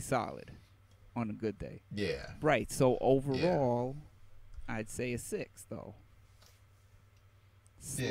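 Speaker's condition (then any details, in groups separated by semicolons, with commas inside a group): No condition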